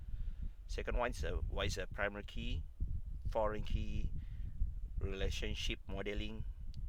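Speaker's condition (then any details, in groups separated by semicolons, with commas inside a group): No condition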